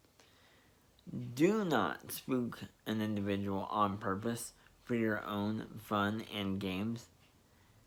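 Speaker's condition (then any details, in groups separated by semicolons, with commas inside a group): Spastic diplegia cerebral palsy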